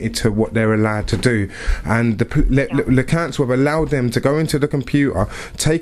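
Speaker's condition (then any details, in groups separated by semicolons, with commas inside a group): No condition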